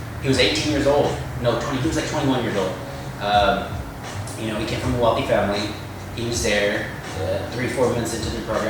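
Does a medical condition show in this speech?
No.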